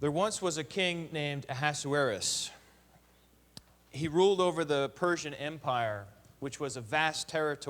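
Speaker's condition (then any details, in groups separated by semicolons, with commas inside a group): No condition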